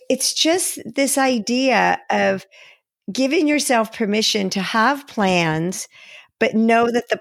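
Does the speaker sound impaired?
No.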